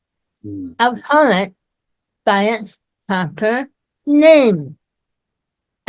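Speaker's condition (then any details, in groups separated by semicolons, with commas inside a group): Myasthenia gravis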